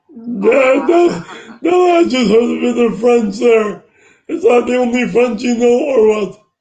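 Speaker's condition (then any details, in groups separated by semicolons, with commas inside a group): Brain injury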